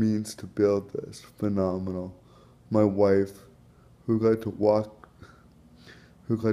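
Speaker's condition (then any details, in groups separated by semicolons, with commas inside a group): Cerebral palsy; childhood prognosis of unclear or no speech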